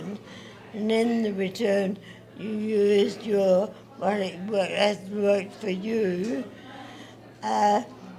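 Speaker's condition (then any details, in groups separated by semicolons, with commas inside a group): Acquired brain injury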